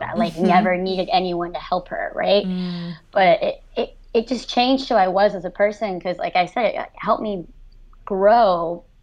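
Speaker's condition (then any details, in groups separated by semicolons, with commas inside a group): Cleft lip and palate; severe cleft lip and palate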